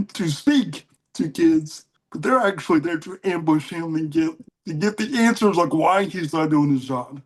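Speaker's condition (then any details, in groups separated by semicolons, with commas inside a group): Cerebral palsy; mild case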